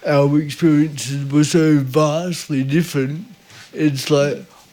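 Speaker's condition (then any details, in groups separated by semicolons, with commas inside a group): Cerebral palsy; visible disability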